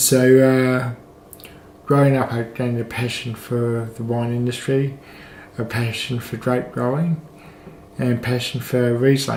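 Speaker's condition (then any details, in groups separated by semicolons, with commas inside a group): Cerebral palsy, mild; speech affected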